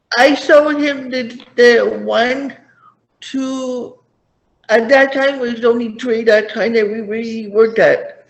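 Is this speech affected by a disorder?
Yes: cerebral palsy.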